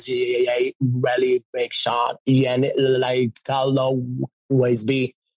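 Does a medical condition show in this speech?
Yes: stutter; fluent when singing; stutter goes away when singing; here prolonged sounds, blocks.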